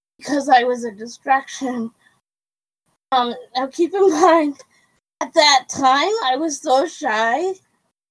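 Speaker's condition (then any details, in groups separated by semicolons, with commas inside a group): Cerebral palsy; quadriplegic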